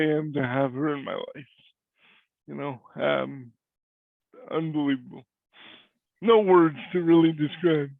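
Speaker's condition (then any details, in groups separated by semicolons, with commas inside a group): Cerebral palsy; cannot walk; voice is different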